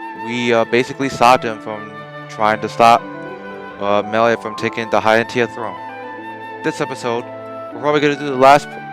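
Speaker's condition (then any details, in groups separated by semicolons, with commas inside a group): No condition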